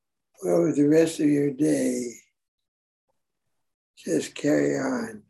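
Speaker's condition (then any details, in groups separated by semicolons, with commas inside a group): Parkinson's; on Parkinson's medication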